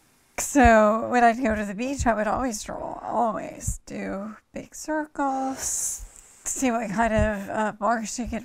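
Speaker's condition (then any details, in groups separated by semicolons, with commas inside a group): ALS; onset in shoulder and hands, starting left arm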